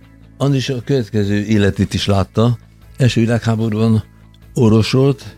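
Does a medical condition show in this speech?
Yes: Parkinson's disease; qigong exercises with other Parkinson's patients.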